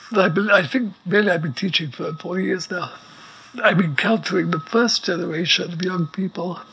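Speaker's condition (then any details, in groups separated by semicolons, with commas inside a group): ALS; progressive neuromuscular illness, effectively quadriplegic, paralyzed from neck down, wheelchair within six months of diagnosis; very weak voice needing amplifier, respirator audible in background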